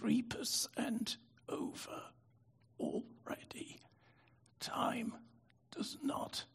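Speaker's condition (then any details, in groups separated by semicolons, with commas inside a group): Spasmodic dystonia; affected voice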